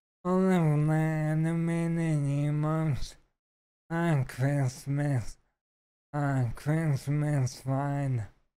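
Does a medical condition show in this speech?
Yes: ALS; stem cell treatment.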